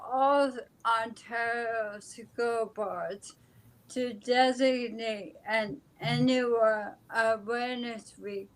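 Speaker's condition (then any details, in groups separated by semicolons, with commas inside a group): ALS; speech affected but still understandable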